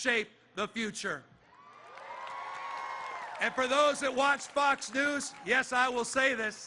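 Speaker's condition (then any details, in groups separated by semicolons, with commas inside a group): No condition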